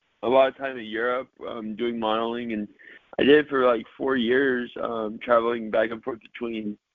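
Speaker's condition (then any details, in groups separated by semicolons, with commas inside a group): Cerebral palsy, mild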